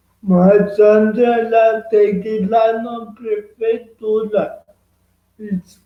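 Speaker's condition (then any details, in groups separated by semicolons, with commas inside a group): Cerebral palsy; present from birth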